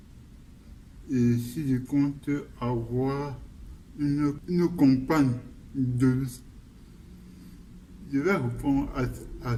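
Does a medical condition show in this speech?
Yes: cerebral palsy.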